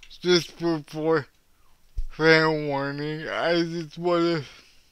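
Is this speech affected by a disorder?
Yes: cerebral palsy; cannot walk, uses wheelchair.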